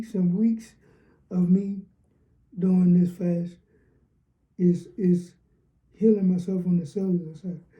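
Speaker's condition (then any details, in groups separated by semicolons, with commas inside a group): Cerebral palsy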